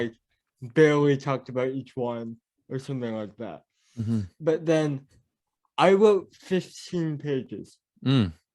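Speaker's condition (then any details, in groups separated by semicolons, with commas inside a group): Cerebral palsy; mild speech impediment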